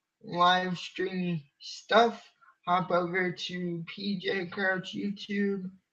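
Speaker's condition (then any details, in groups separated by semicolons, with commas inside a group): Cerebral palsy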